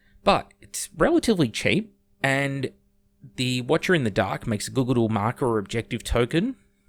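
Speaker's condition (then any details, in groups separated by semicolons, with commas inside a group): No condition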